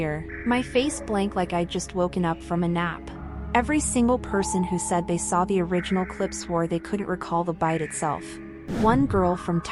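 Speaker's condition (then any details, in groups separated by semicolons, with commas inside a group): No condition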